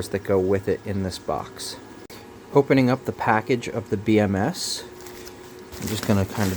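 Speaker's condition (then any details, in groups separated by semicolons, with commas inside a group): No condition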